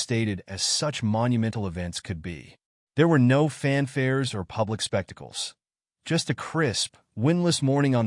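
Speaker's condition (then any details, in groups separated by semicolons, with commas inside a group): No condition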